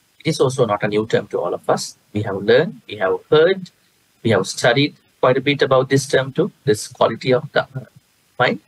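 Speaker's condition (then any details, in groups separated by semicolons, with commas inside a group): No condition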